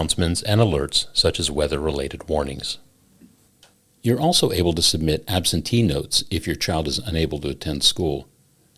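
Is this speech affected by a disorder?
No.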